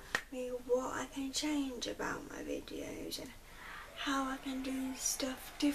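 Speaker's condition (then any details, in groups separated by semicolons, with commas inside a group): Cerebral palsy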